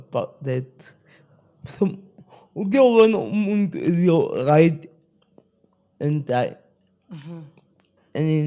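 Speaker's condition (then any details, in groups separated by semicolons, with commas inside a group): Spastic cerebral palsy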